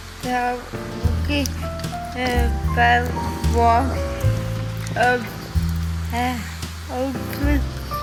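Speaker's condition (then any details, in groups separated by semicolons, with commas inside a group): Cerebral palsy; from birth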